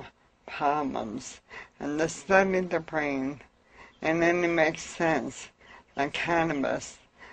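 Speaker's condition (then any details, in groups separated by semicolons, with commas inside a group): Amyotrophic lateral sclerosis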